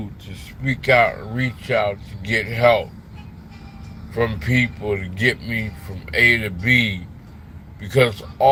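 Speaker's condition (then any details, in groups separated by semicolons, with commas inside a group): Slurred speech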